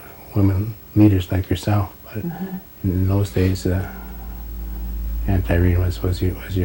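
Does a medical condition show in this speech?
Yes: Parkinson's disease.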